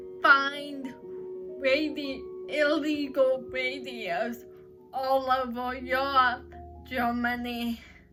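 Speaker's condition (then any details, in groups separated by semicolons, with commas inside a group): Cerebral palsy; uses crutches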